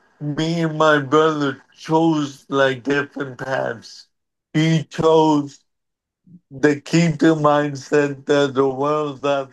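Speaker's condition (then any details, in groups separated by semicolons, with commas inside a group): Cerebral palsy; wheelchair over the years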